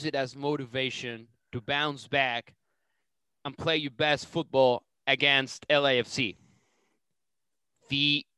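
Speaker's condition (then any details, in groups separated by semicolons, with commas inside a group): No condition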